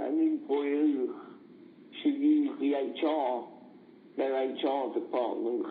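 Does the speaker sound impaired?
Yes: cerebral palsy; neurological condition, does not drive, needs support worker; needs extra support at work, slow typer, dictates to support worker, needs help to drive.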